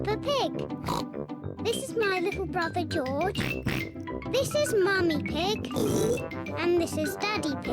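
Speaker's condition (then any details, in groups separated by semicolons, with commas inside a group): No condition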